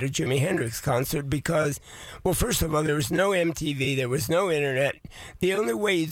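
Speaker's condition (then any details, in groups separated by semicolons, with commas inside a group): Voice changed after vocal cord surgery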